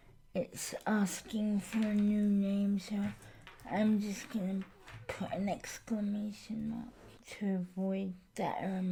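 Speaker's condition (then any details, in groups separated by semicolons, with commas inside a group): Cerebral palsy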